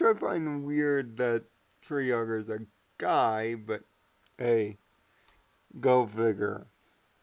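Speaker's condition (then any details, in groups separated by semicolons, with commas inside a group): Cerebral palsy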